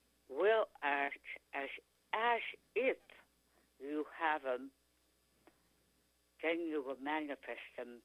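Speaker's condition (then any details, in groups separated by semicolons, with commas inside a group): Tongue cancer; feeding tube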